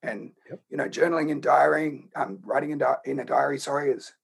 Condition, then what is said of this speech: Throat cancer. Hence why I sound a little bit croakier than your usual person.